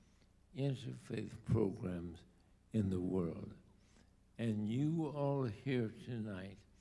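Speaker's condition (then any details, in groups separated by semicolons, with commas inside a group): ALS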